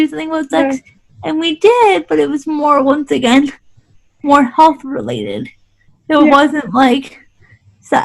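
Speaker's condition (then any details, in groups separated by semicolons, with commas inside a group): Cerebral palsy; quadriplegic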